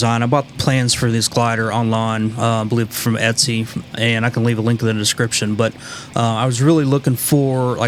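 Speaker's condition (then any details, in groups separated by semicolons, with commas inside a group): No condition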